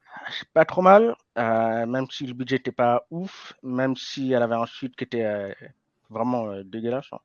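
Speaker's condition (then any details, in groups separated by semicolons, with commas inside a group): Hearing impairment from birth, congenital; learned to speak at age 4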